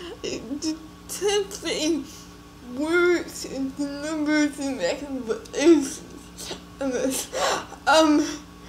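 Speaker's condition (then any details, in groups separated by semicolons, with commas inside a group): Cerebral palsy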